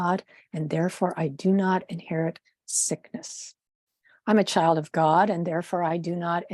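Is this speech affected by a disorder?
No.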